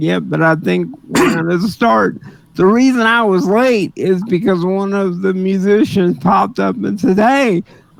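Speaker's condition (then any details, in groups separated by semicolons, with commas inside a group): Cerebral palsy; speech sounds drunk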